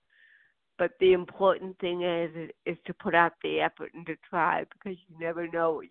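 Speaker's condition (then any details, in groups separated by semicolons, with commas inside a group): Cerebral palsy; birth onset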